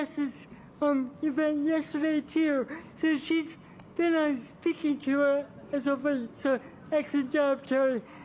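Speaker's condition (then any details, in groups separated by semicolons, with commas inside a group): Cerebral palsy; from birth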